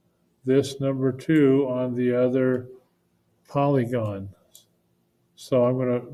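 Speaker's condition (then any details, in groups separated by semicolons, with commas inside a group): No condition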